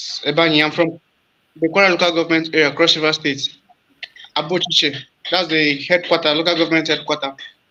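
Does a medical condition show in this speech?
No.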